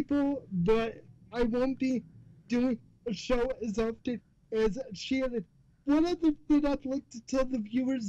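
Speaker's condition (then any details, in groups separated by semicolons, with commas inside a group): Cerebral palsy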